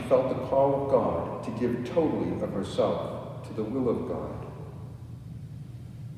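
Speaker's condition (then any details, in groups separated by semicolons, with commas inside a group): No condition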